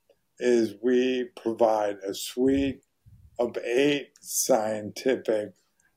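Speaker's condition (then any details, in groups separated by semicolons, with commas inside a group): ALS; voice very hoarse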